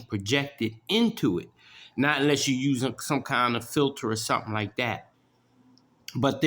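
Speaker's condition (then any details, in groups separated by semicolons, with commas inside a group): No condition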